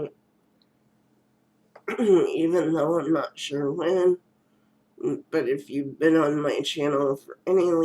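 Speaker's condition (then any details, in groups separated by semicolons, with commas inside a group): Cerebral palsy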